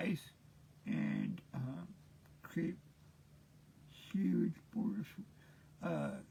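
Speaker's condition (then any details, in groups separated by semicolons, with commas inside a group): Cerebral palsy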